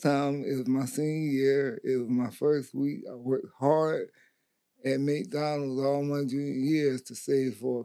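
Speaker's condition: Stroke; blocked neck artery

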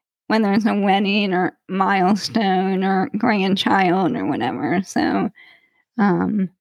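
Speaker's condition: ALS; 16 years since diagnosis

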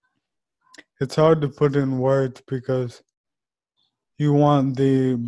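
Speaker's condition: ALS; ALS diagnosed just before age 30, neurodegenerative motor neuron disease; voice banking in progress with Taylor, podcast recorded for future computerized voice; voice changed a little, some slurring, dictation differences, still understandable

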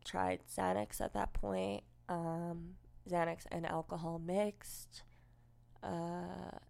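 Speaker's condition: Cleft lip and palate; unilateral left-sided

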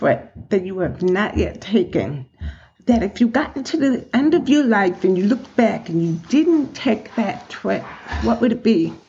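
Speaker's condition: Profound deafness, acquired, profound

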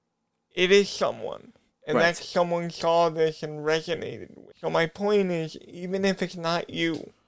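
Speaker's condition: Cerebral palsy; brain disorder, brain injury

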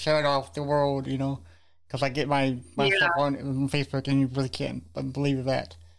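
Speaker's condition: Cerebral palsy; congenital, limited mobility

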